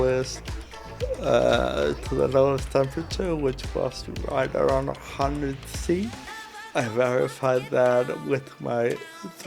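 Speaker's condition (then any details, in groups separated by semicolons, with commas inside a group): Cerebral palsy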